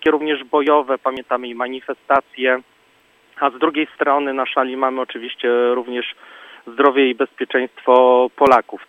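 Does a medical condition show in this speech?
No.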